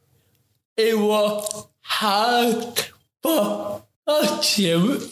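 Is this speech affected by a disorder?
Yes: ataxic cerebral palsy; affects talking.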